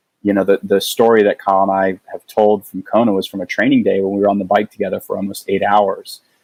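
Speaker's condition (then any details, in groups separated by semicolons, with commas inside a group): No condition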